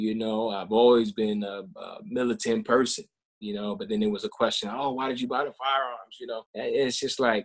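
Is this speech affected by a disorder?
No.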